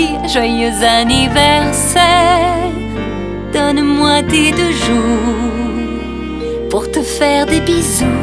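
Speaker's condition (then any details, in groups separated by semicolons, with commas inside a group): No condition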